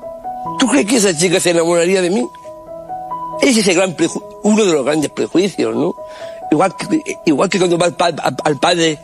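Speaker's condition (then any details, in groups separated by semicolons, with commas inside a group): Down syndrome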